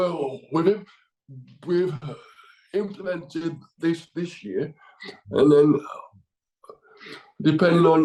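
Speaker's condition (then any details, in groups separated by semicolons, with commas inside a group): Cerebral palsy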